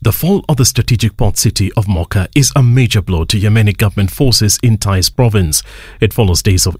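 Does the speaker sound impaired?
No.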